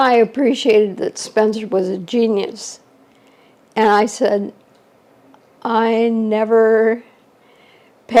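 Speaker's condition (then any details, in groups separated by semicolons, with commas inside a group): ALS; shortly after diagnosis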